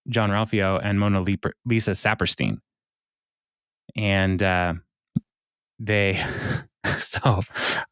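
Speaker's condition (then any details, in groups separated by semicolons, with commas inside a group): No condition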